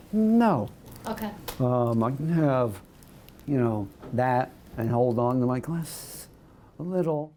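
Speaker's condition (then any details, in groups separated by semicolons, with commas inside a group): Rare dystonia; tongue spasms when speaking, voice gone, uses synthetic voice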